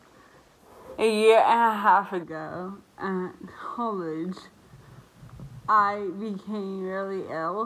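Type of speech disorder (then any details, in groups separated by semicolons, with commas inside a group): Dysarthria; autoimmune reaction to virus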